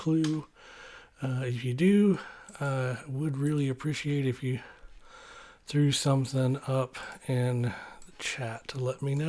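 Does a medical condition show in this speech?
No.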